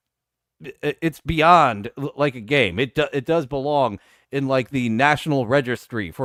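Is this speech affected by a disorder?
No.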